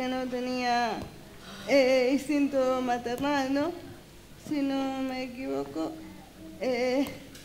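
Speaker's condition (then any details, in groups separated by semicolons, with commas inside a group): Cerebral palsy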